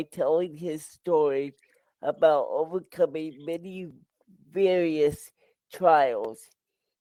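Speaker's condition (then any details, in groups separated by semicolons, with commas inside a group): Cerebral palsy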